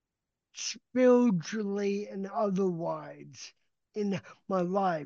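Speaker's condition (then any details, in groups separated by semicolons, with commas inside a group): Cerebral palsy; equine therapy helped movement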